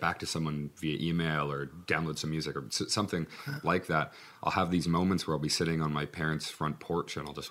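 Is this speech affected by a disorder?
No.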